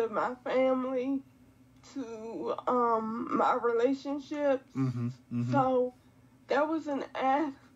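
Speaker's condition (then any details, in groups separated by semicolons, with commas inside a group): Quadriplegic cerebral palsy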